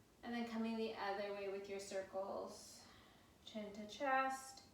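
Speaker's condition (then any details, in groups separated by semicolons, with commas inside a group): No condition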